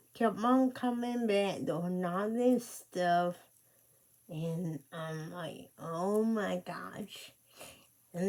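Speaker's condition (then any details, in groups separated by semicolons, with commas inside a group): Cerebral palsy; muscle spasm medication, pain medication; speech affected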